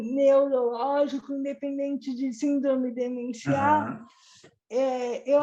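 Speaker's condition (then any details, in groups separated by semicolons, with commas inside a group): Cerebral palsy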